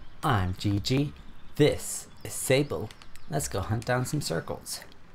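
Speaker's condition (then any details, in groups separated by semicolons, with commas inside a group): No condition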